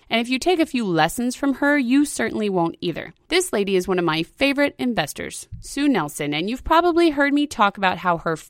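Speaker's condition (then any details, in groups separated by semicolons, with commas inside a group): No condition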